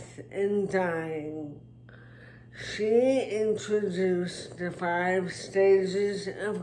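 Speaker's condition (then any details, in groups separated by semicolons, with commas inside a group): Traumatic brain injury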